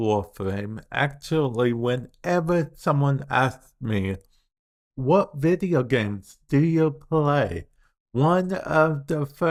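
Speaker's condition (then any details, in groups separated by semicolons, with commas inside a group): Cerebral palsy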